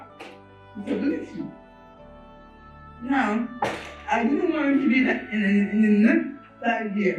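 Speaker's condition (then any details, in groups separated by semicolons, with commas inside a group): Cerebral palsy; voice barely audible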